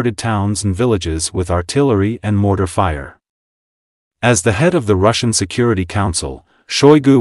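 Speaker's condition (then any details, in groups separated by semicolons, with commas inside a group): No condition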